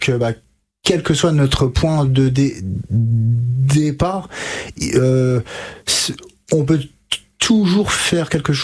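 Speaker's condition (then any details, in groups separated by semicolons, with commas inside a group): Stuttering; onset age 5 to 6, severe from age 5 to 20, untreated in childhood; blocks and repetitions, formerly could not finish a sentence without blocking; repeated sounds, prolonged sounds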